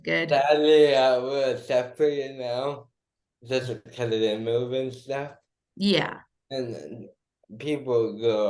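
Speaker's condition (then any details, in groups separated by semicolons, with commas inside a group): Cerebral palsy; diagnosed at about two months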